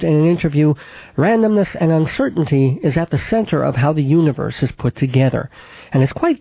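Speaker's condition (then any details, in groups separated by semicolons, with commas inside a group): Cleft palate with lisp, cleft lip and palate, mild; age 39, about 39 years since infant operations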